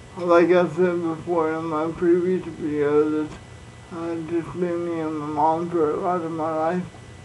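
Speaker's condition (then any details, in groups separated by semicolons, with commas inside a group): Cerebral palsy; all four limbs affected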